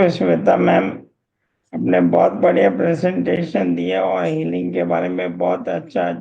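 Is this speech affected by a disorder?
Yes: motor neurone disease; voice strong and loud.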